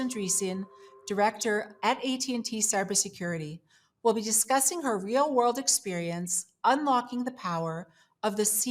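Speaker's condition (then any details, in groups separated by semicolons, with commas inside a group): No condition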